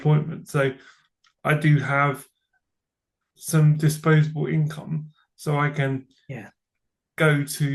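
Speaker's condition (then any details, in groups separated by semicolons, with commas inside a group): Cerebral palsy; from birth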